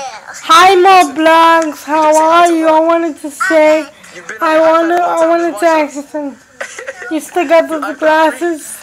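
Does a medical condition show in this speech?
Yes: cerebral palsy.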